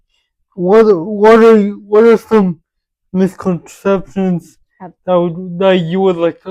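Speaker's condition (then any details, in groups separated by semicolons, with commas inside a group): Cerebral palsy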